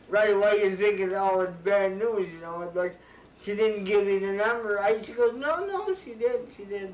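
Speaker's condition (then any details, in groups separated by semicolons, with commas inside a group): Cerebral palsy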